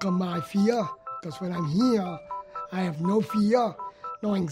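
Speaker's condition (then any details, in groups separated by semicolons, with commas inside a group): Down syndrome; adult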